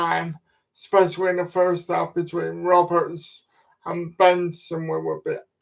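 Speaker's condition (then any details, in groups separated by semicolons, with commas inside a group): Cerebral palsy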